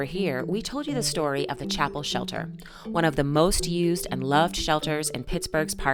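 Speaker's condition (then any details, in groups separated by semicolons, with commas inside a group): No condition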